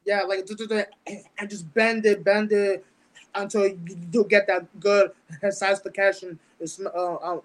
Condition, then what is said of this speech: Stuttering. And for a couple of years I will always think that because I stutter and people's gonna be making fun of me or looking at me